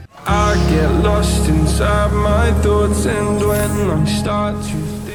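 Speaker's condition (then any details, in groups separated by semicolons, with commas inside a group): No condition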